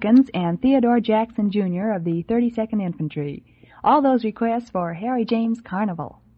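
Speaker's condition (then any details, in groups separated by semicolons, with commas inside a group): No condition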